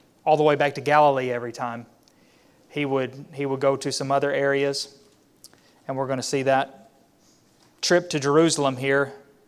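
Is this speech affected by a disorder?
No.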